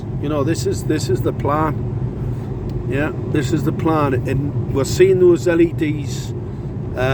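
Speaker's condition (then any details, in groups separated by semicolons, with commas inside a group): No condition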